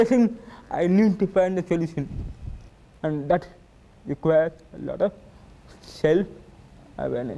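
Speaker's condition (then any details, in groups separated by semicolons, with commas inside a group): Cerebral palsy; effortful tongue control to slow speech pace, painful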